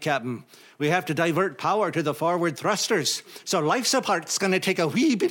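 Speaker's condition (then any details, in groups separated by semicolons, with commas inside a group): No condition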